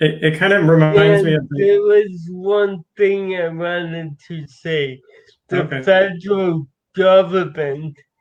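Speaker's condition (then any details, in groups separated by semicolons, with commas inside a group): Cerebral palsy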